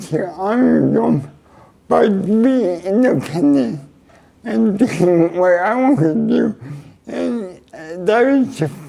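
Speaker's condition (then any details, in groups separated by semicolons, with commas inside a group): Cerebral palsy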